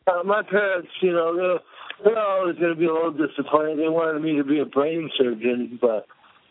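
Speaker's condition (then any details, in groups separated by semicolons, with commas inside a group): Cerebral palsy; cannot be hidden when acting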